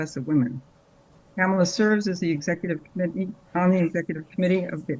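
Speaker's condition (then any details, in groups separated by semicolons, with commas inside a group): No condition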